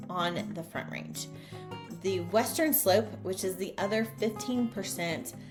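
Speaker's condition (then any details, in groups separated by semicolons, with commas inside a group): No condition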